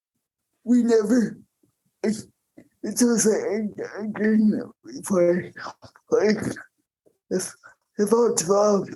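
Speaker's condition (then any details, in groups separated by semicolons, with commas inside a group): Cerebral palsy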